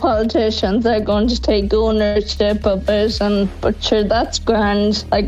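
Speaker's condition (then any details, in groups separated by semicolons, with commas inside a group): Friedreich's ataxia; onset at age 12, walking aid within a year, wheelchair for long distances within 4 years, wheelchair bound by school end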